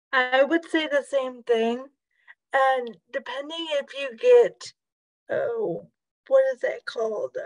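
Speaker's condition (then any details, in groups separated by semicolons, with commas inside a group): Cerebral palsy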